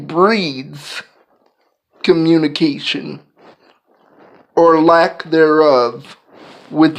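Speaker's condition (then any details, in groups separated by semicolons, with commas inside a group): Cerebral palsy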